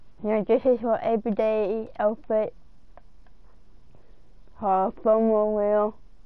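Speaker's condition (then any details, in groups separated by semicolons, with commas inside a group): Cerebral palsy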